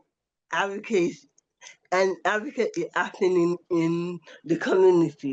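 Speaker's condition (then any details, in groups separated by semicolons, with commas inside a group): Cerebral palsy; affects voice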